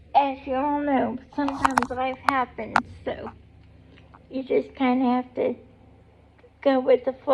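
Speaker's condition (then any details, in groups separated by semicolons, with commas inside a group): Cerebral palsy; able to talk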